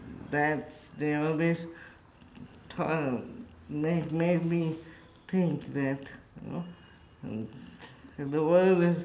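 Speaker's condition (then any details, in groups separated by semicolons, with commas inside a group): Cerebral palsy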